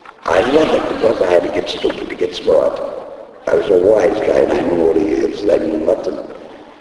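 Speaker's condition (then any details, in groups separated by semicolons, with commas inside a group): Laryngectomy; voice first lost at racetrack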